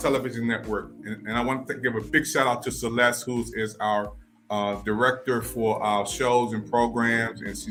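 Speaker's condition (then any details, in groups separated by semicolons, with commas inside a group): No condition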